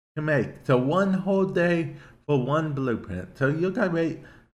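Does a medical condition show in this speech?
Yes: cerebral palsy; affects speech to an extent, listener asked why speech sounds as it does.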